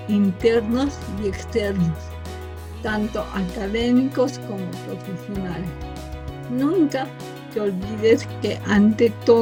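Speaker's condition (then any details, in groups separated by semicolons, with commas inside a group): Cerebral palsy from birth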